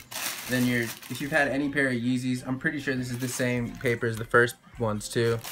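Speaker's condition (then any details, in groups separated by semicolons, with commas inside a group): No condition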